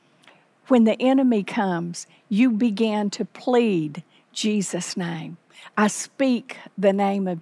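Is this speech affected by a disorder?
No.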